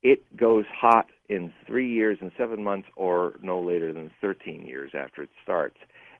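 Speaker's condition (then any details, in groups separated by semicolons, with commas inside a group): No condition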